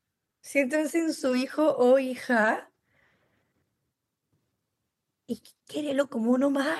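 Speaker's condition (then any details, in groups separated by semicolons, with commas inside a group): Down syndrome; congenital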